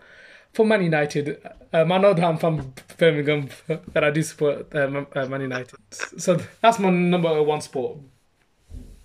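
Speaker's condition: Stammer; stammer since childhood, spoke little when young to hide it; age 26, ongoing stammer; struggles to say own name, slow to get out, less stammering with put-on Birmingham accent or exaggerated speech; repeated sounds

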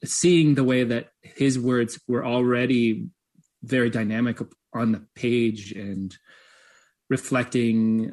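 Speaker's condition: No condition

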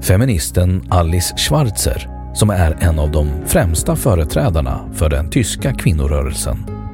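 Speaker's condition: No condition

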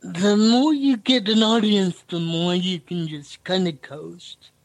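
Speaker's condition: Cerebral palsy; noticeable speech impediment, consistent predictable speaking rate, says he is picking up host's stammer

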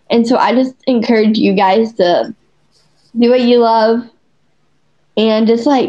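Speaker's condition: Down syndrome

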